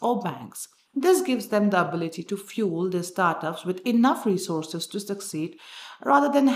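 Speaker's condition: No condition

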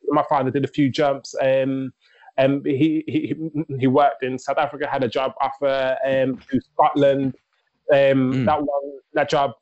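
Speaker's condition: Stammer; considered mute, did not speak until age five, needed speech therapy but never had it; stammer audible in recording, uses rhythmic techniques from rapping in everyday speech; chest and mind contract when stammering, even now, rapping Eminem lyrics let speech flow loosely; repeated sounds, prolonged sounds

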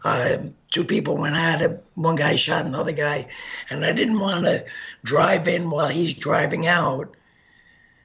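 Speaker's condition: Gunshot injury to voice box; hit spine

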